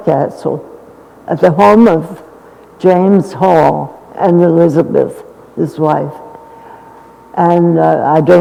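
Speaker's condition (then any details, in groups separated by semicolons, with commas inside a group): Essential tremor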